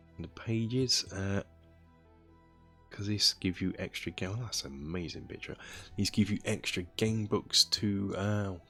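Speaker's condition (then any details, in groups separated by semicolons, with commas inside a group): No condition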